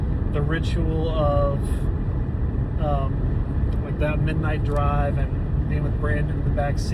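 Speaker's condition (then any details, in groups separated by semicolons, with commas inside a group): No condition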